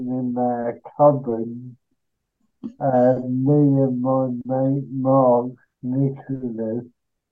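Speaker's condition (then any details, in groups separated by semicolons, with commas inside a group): Cerebral palsy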